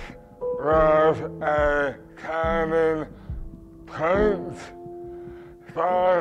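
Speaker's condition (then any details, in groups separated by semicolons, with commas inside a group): Dystonia; sudden slurred speech, difficulty eating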